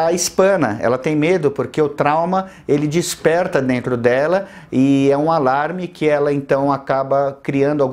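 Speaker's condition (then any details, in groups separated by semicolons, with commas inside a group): No condition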